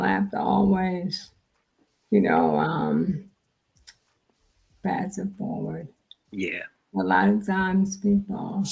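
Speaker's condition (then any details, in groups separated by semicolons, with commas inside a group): Multiple sclerosis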